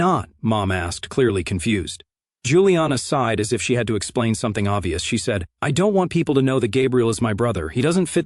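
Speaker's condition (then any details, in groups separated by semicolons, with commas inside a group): No condition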